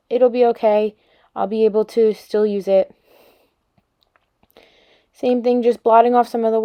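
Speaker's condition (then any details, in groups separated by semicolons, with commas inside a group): No condition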